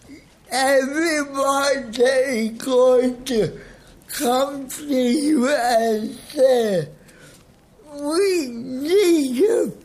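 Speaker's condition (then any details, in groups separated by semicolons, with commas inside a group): Cerebral palsy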